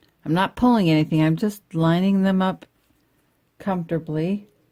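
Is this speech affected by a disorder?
No.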